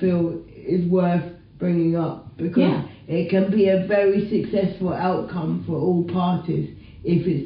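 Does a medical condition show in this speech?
Yes: cerebral palsy quadriplegia; full-time electric wheelchair user, writing and reading physically difficult, dyslexia, needs one-to-one admin support.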